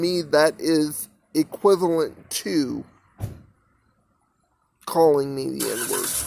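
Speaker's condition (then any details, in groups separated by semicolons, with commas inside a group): Cerebral palsy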